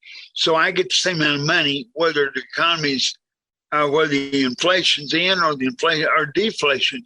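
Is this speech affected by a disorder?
Yes: cerebral palsy, severe.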